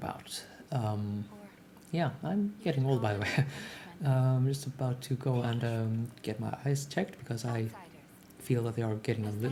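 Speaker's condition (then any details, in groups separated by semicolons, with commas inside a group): No condition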